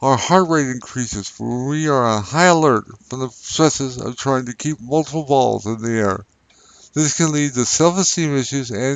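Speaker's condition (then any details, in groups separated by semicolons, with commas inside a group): Traumatic brain injury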